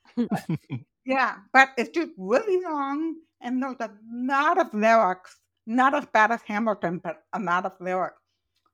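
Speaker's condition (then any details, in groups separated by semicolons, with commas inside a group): Profoundly deaf, congenital; wears hearing aids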